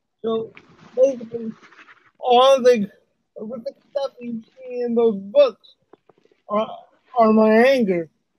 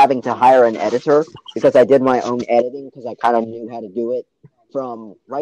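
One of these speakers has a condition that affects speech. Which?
The first: cerebral palsy; uses wheelchair, types with one finger; slow speech, hard to use speech-to-text.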